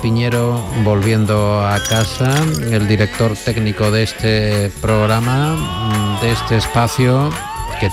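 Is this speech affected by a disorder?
No.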